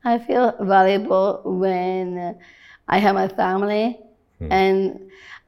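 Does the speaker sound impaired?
Yes: Down syndrome.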